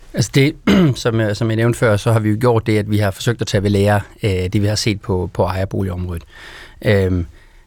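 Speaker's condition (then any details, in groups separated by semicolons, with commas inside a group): No condition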